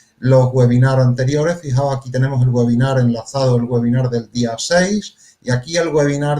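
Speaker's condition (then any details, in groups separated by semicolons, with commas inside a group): No condition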